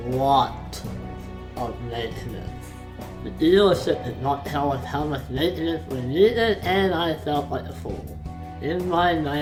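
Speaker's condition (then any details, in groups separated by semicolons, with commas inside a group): Facial palsy; congenital, Goldenhar syndrome, right face, cleft palate; many surgeries; lifelong speech impediment, cannot speak properly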